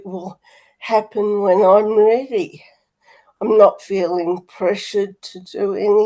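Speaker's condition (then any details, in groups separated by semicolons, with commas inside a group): Motor neurone disease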